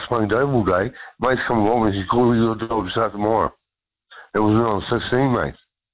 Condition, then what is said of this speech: Brain injury. Mate, I'm having a little bit of trouble understanding you.